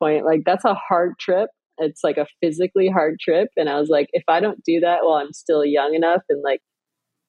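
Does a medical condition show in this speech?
No.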